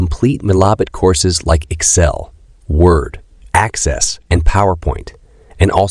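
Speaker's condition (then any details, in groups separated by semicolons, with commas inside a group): No condition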